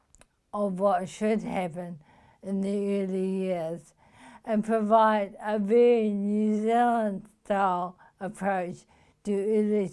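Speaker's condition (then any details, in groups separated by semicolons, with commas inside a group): Motor neuron disease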